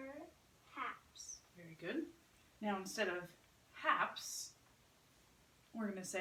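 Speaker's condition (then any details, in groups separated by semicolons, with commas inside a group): No condition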